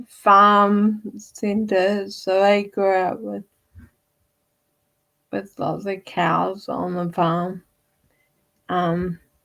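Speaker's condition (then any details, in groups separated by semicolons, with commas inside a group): Friedreich's ataxia; wheelchair user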